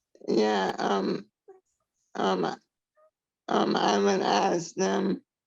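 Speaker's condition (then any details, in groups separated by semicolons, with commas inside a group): Traumatic brain injury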